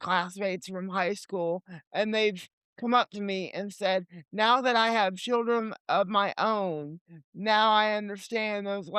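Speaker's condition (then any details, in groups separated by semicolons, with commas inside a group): Cerebral palsy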